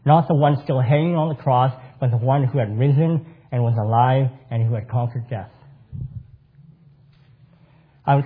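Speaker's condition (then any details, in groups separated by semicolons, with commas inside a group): Cleft palate; congenital cleft palate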